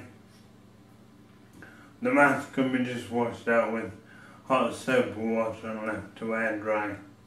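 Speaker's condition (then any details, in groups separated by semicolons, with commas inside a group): MND; failing voice, slowed speech, frequent coughing, throat clearing, phlegm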